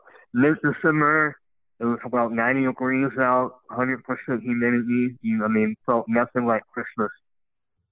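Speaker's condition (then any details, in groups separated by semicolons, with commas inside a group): Cleft lip and palate; speech impediment, harder for new people to understand at first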